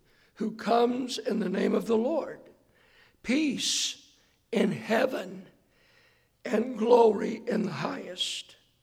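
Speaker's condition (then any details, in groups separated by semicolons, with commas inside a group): Hoarseness after vocal cord surgery; not smooth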